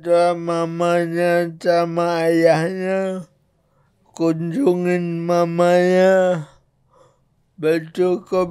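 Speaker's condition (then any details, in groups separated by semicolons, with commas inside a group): Cerebral palsy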